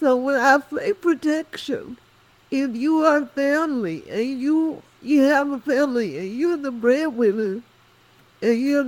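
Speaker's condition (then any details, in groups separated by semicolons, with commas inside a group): Cerebral palsy; speech affected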